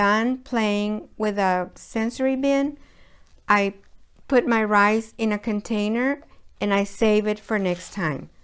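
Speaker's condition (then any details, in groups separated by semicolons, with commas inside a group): No condition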